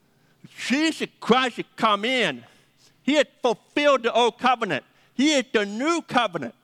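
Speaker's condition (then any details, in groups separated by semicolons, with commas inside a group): Deafness; hard time hearing phone callers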